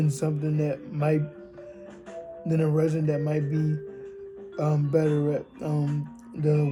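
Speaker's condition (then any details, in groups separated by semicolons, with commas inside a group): Cerebral palsy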